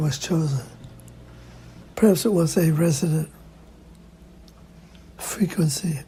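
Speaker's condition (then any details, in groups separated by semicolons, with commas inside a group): Parkinson's disease; lost voice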